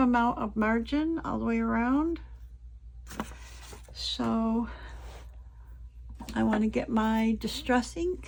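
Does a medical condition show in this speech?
No.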